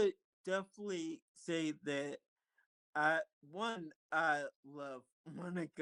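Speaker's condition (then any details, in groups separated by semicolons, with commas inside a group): Multiple sclerosis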